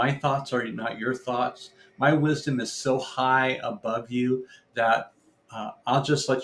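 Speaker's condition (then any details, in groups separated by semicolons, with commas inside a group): No condition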